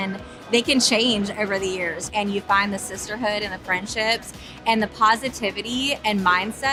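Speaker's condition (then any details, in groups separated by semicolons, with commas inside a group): No condition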